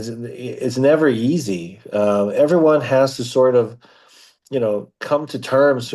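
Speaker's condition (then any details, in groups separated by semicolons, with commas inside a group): No condition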